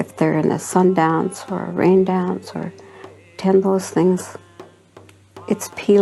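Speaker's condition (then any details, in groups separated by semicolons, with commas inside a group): No condition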